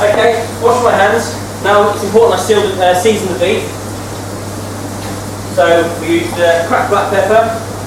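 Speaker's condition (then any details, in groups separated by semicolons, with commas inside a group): No condition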